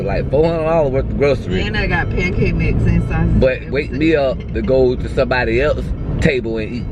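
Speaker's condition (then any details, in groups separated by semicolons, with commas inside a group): No condition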